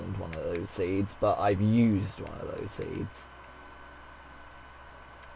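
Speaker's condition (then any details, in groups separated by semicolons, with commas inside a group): No condition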